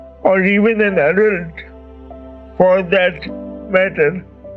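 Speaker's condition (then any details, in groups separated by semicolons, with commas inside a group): Cerebral palsy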